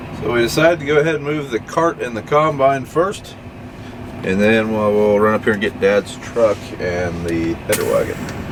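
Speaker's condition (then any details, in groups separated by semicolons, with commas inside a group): No condition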